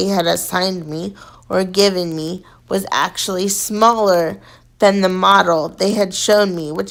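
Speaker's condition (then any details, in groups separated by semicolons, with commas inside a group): Cerebral palsy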